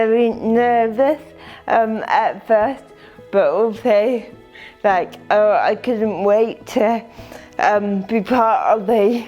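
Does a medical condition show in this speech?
Yes: cerebral palsy.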